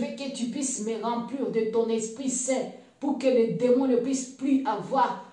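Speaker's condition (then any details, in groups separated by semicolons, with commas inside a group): No condition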